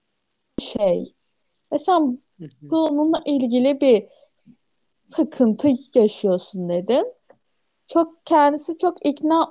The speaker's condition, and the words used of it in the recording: Stuttering. Hani şu anda ben hani sakin sakin konuşurken işte gözümü kapatmıyorum